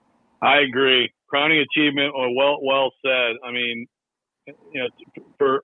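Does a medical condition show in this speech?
No.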